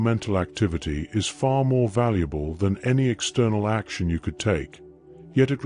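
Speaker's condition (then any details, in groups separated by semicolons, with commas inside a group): No condition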